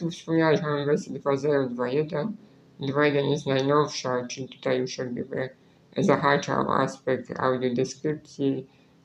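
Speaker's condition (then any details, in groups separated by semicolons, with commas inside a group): Spinal muscular atrophy; arm and leg muscle wasting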